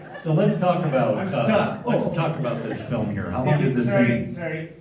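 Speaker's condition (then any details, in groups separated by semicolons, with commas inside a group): No condition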